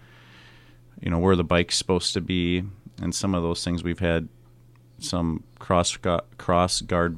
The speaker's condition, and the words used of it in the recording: No condition.